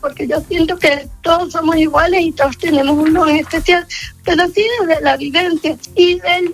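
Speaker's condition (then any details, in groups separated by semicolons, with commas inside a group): Cerebral palsy; from birth, motor involvement only, no cognitive involvement, affects mobility since early childhood; reduced speech fluency since early childhood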